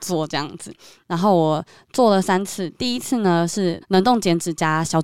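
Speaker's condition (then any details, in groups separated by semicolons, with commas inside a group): Cleft lip and palate, submucous cleft palate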